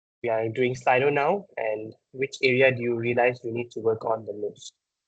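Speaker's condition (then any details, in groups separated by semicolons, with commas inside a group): No condition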